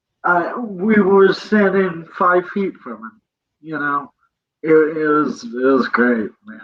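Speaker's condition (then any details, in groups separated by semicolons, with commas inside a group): Cerebral palsy; present from birth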